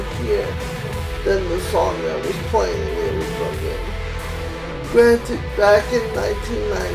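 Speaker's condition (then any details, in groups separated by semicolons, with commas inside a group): Cerebral palsy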